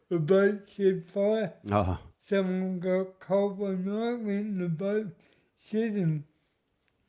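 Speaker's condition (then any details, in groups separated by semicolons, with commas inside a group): Cerebral palsy; speech noticeably affected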